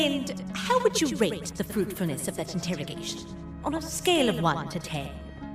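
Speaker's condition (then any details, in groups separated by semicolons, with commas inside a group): No condition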